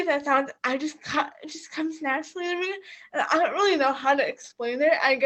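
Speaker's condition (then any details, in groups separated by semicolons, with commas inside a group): Cerebral palsy; quadriplegic, birth injury, balance and fine motor issues; able to walk; occasional trouble articulating words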